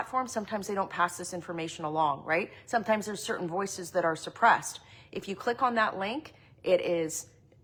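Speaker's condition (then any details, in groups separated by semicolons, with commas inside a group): No condition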